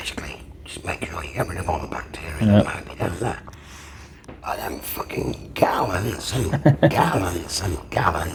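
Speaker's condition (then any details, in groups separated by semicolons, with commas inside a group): Laryngectomy; permanent tracheostomy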